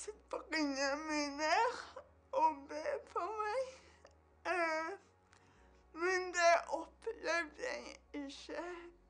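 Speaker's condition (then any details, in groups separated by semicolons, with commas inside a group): Cerebral palsy; onset at birth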